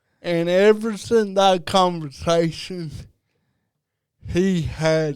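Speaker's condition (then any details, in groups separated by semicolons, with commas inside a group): Cerebral palsy; diagnosed at about age two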